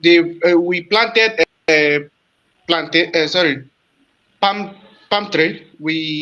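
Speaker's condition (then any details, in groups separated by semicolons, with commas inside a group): No condition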